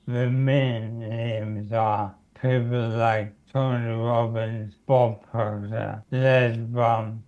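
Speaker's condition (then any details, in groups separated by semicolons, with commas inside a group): Motor neurone disease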